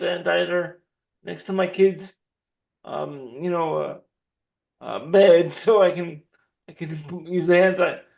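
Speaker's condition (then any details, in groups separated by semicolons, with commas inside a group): Cerebral palsy; dexterity issue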